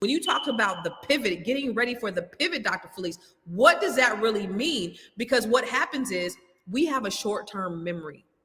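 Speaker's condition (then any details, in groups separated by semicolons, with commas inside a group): No condition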